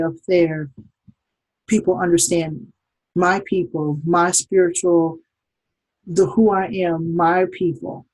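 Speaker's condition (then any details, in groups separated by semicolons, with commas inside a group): No condition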